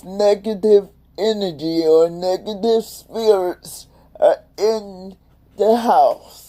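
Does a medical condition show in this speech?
Yes: cerebral palsy; several unnoticed strokes.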